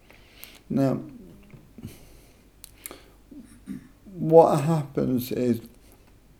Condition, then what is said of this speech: ALS (motor neuron disease). Speech isn't brilliant, but my speech, people can understand me.